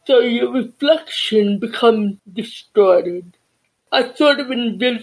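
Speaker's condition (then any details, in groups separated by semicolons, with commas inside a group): Deafness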